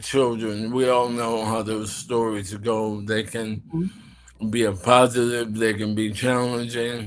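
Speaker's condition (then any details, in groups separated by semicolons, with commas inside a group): ALS; throat muscles affected, speech slowed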